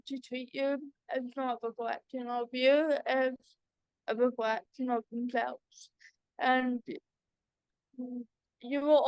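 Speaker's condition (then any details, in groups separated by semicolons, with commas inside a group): Cerebral palsy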